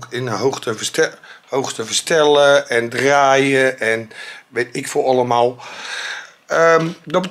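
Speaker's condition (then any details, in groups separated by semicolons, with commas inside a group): No condition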